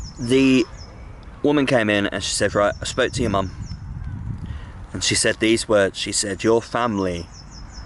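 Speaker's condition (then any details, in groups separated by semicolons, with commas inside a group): No condition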